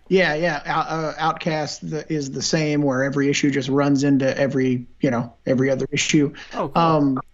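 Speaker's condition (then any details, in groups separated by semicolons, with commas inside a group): No condition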